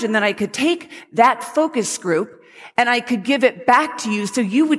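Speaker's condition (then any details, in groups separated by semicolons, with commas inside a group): No condition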